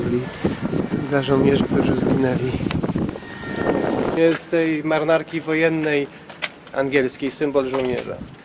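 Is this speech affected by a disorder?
No.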